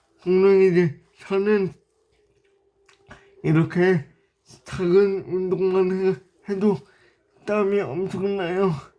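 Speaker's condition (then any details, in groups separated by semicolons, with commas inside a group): Brain lesion disability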